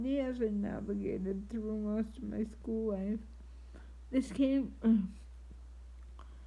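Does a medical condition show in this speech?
Yes: triplegic cerebral palsy.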